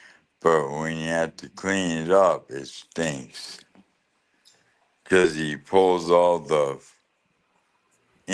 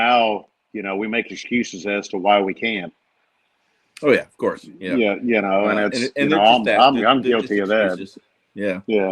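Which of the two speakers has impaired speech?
The first: ALS; right side and left hand weakness, cane, leg brace; about six years since diagnosis, progressing, right-side weakness, worsening left hand, cane, medication; losing ability to talk and swallow.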